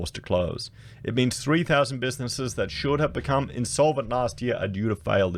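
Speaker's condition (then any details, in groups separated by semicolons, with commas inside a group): No condition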